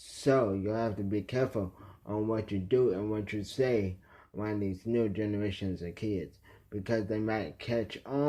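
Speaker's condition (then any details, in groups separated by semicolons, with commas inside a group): Traumatic brain injury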